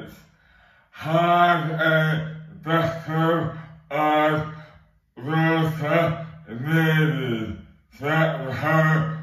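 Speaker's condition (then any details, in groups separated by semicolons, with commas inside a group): Dystonia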